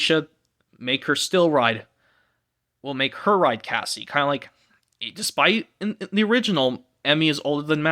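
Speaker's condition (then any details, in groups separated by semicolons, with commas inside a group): No condition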